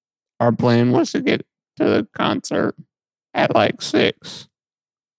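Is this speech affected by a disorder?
Yes: muscular dystrophy; repositioned in bed by mother.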